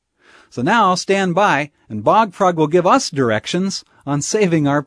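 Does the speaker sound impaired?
No.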